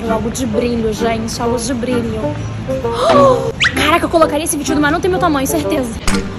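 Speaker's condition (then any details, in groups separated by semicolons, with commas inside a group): No condition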